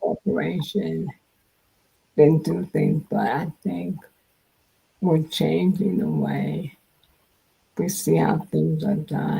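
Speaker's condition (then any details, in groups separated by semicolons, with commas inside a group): Multiple sclerosis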